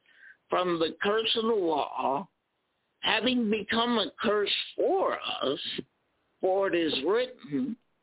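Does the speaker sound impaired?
Yes: spasmodic dysphonia; recent Botox injections into vocal cords; unsure whether voice is coming across all right.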